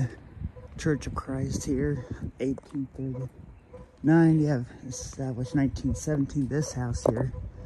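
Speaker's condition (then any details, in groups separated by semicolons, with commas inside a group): No condition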